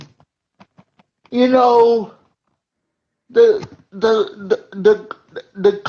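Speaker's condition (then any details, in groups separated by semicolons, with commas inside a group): Cerebral palsy; uses wheelchair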